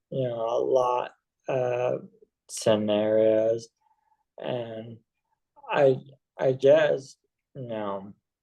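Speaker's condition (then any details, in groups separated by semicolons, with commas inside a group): ALS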